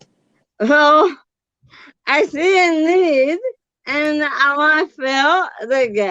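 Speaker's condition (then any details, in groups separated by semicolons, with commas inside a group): Bulbar ALS, bulbar onset; losing ability to speak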